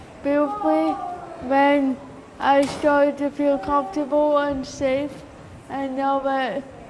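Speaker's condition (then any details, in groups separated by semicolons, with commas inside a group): Cerebral palsy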